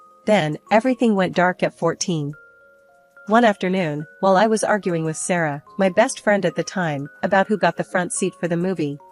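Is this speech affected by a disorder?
No.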